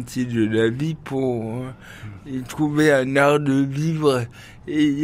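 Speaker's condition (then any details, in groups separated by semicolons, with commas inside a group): Cerebral palsy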